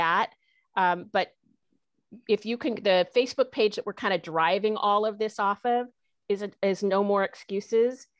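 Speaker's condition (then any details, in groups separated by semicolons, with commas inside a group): No condition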